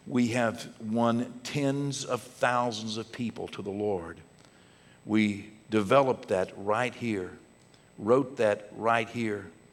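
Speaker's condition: No condition

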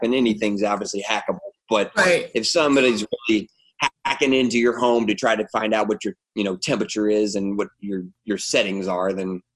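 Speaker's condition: No condition

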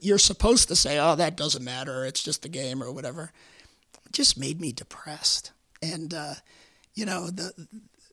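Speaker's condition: Vocal cord cancer, repeated surgery; Hodgkin's lymphoma diagnosed at age 36

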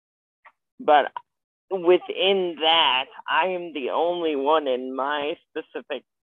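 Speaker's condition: Spastic quadriplegic cerebral palsy; age 27

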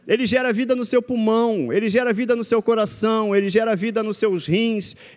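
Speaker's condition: No condition

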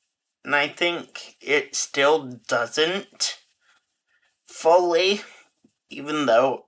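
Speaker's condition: Friedreich's ataxia; progressive

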